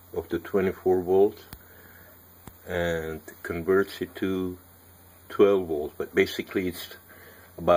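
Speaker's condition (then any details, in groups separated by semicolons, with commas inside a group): No condition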